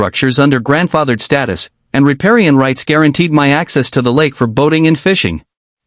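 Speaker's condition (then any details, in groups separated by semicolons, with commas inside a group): No condition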